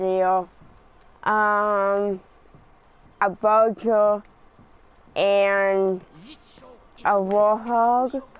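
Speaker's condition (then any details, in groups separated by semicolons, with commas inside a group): Cerebral palsy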